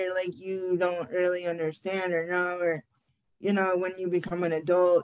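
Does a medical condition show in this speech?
Yes: cerebral palsy.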